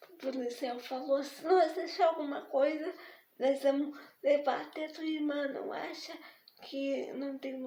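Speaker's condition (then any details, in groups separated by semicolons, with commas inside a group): Spastic diplegic cerebral palsy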